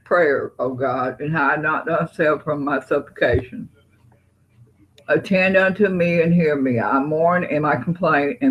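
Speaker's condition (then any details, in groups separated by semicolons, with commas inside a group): Parkinson's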